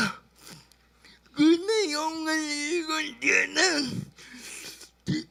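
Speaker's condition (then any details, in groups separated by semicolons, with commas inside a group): Brain lesion disability grade 1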